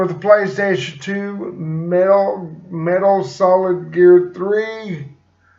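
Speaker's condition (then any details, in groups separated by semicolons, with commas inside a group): Cerebral palsy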